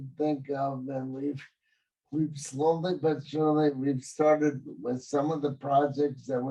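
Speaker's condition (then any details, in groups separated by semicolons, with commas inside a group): Cerebral palsy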